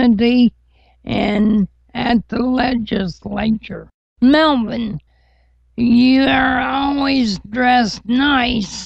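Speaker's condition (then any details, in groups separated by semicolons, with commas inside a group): Cerebral palsy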